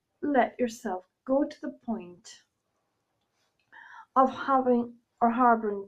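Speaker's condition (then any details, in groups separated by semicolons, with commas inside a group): No condition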